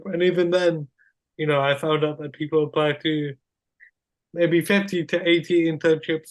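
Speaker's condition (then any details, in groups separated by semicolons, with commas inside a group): Cerebral palsy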